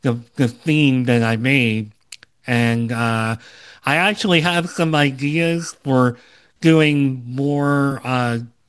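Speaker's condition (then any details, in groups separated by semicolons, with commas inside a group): Cleft lip and palate, Opitz G/BBB syndrome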